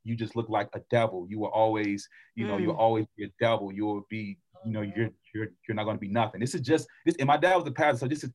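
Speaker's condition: Stuttering; lifelong stutter, got really bad in childhood after father's hurtful words, about 18 years; still stutters, has accepted it since 2020, now speaks publicly as paid speaker; long lacked confidence in own speech, now confident speaking despite stutter; repeated words

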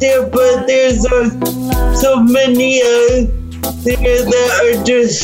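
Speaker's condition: Cerebral palsy; spastic quadriplegia, mainly affects legs, spastic fibers in most muscles throughout body, not overpowering; neck muscles still coordinate for speech, can still speak

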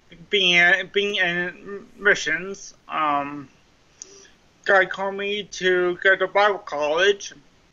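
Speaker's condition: Cerebral palsy; mild form

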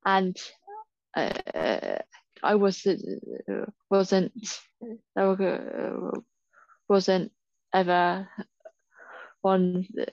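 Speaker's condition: Stammer; stammer since school age, about 2 years of therapy, told unlikely to go away; copes in everyday situations, more confident and accepting of own speech, good and bad days; words don't come out, worse when tired, less fluent some days, needs more time and patience; repeated words, prolonged sounds, blocks

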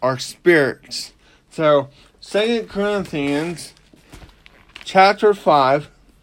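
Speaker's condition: Cerebral palsy; cerebral palsy since birth

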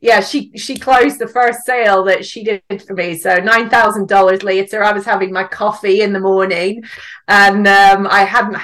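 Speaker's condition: No condition

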